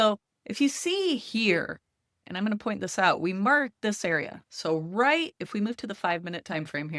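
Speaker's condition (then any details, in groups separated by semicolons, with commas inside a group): No condition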